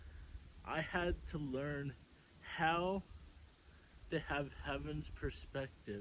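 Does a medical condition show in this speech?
Yes: cerebral palsy.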